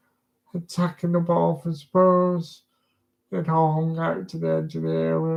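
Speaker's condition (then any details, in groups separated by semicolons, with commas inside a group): Cerebral palsy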